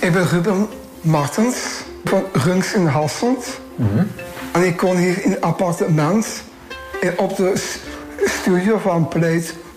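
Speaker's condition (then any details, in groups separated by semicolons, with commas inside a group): Down syndrome; trisomy 21, chromosomal abnormality, three copies of chromosome 21 instead of two; speaks well, can also read, write and send messages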